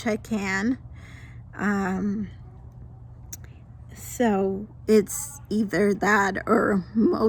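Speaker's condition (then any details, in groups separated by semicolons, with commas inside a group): Mild cerebral palsy; mild, can walk and talk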